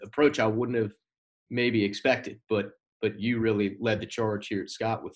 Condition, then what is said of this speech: No condition.